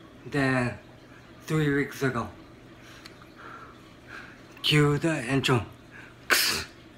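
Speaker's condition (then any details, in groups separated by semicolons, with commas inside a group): Cerebral palsy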